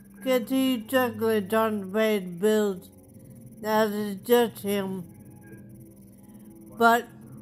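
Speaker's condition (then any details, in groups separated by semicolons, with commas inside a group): Traumatic brain injury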